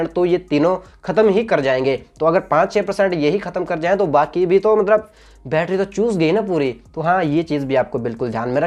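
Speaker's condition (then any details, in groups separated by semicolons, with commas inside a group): No condition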